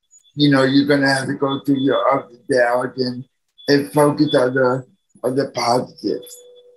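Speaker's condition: Cerebral palsy; needs help from others

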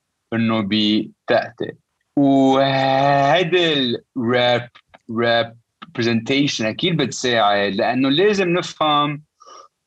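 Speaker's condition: Stuttering; lifelong stutter; still stutters; debilitating stutter, avoided speaking almost entirely for over 25 years; prolonged sounds

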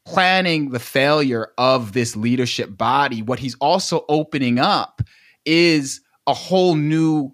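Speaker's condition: No condition

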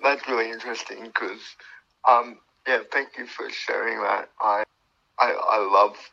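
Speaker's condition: Cerebral palsy; born two months premature, died twice at birth, uses wheelchair, considerable motor function difficulty

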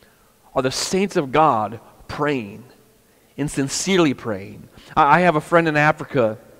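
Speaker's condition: No condition

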